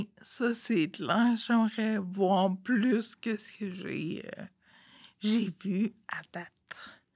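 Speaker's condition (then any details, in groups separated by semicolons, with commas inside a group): Friedreich's ataxia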